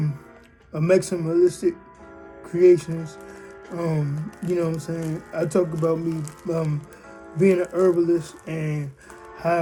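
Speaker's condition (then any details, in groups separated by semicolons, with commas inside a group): Cerebral palsy, spastic diplegia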